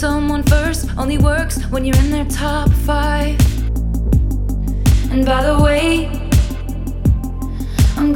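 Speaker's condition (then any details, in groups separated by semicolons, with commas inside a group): No condition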